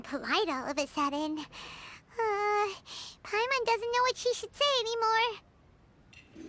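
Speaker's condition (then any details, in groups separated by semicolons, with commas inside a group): No condition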